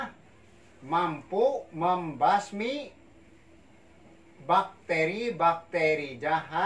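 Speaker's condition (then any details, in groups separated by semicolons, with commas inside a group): No condition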